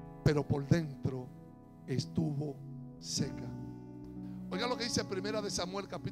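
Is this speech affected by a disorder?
No.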